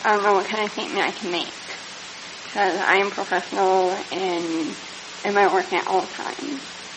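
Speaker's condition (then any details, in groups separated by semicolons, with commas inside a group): Speech impediment; may need to be asked to repeat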